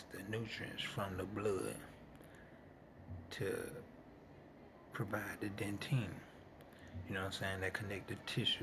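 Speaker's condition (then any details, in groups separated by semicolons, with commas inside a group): No condition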